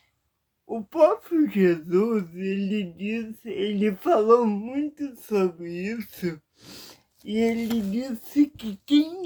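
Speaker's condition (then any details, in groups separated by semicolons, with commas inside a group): Paralysis; speech impairment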